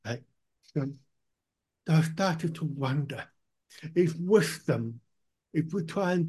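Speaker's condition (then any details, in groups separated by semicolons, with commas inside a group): Profound deafness; powerful hearing aids early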